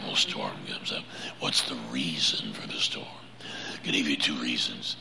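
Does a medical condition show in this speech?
Yes: laryngeal cancer; vocal cord cancer, prior chemo and radiation, 35 treatments over about seven weeks; cancer recurred at fourth three-month checkup, laryngectomy scheduled, no spread on MRI, PET scans; deep raspy 'Batman voice', much weaker than before, prosthesis speech planned after laryngectomy.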